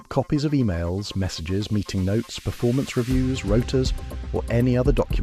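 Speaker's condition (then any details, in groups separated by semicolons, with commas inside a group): No condition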